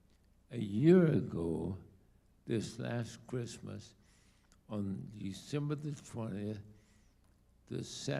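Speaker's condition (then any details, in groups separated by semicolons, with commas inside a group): ALS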